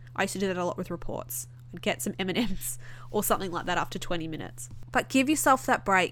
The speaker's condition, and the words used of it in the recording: None; typical speech.